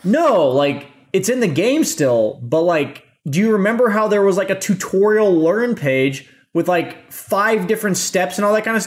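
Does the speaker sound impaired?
No.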